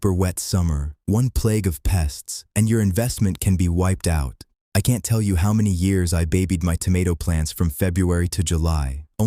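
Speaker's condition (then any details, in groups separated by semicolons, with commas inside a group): No condition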